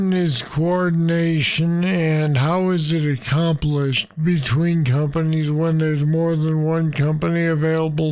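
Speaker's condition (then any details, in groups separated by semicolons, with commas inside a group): Parkinson's disease; deep brain stimulators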